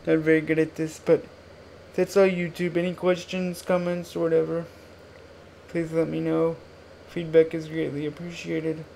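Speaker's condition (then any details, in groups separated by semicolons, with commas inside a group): Cerebral palsy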